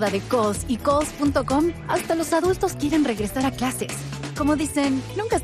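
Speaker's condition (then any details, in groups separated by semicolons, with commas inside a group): No condition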